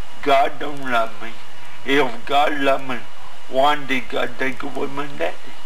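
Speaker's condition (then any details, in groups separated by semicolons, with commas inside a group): Cerebral palsy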